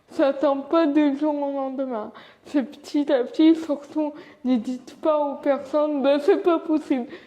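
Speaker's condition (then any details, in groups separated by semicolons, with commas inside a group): Cerebral palsy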